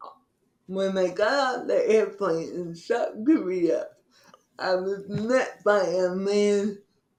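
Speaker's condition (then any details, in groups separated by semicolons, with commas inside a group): Cerebral palsy; from birth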